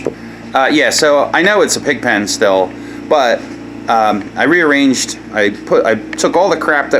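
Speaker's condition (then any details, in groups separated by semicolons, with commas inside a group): No condition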